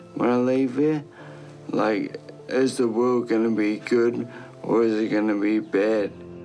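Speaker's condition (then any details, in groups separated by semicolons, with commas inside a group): Traumatic brain injury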